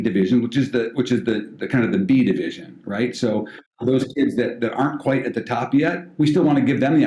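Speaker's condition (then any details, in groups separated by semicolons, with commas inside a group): No condition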